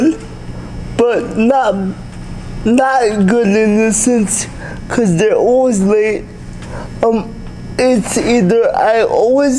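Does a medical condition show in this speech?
Yes: cerebral palsy; from birth, cannot walk; able to speak.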